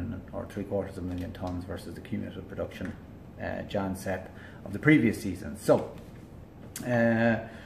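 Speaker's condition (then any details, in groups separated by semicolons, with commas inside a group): No condition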